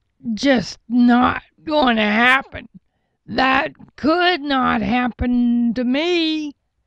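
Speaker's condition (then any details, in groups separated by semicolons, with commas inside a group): Cerebral palsy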